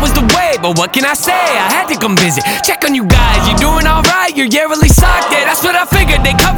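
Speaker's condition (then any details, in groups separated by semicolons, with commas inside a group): No condition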